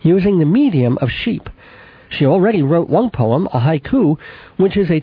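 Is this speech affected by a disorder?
Yes: cleft palate with lisp, cleft lip and palate, mild; could not nurse.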